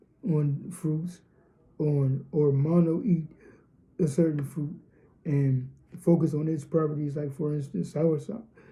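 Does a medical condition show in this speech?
Yes: cerebral palsy, spastic diplegia.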